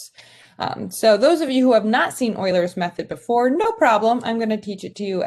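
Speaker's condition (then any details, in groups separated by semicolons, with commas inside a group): No condition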